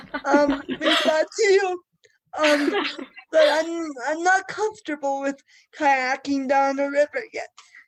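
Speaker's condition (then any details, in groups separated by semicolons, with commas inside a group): Cerebral palsy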